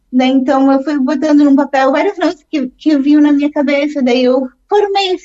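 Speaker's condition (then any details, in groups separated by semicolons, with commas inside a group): Down syndrome; on phone line during radio interview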